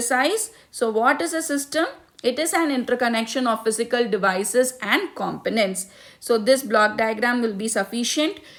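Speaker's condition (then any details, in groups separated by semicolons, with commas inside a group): No condition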